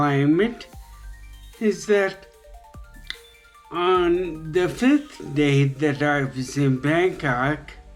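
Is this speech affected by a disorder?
Yes: traumatic brain injury.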